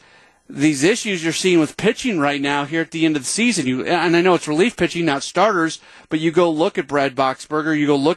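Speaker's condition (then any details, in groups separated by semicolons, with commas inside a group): No condition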